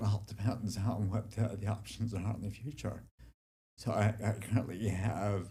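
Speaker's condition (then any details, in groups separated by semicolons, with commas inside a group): Dystonia; genetic dystonia, childhood onset, neck, right hand, mobility; deep brain stimulation, residual symptoms, neck contractions, no mobility aids; deep brain stimulation freed speech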